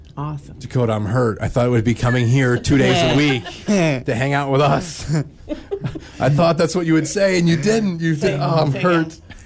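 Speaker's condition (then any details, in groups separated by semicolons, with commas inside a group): No condition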